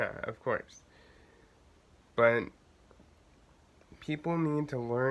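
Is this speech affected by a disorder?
Yes: cerebral palsy.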